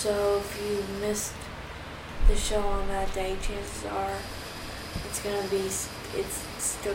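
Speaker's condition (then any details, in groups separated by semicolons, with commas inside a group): Cerebral palsy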